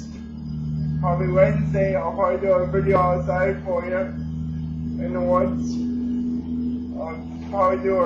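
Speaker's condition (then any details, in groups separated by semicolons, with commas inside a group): Cerebral palsy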